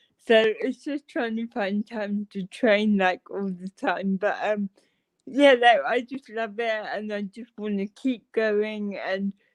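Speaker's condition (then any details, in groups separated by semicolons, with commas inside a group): Cerebral palsy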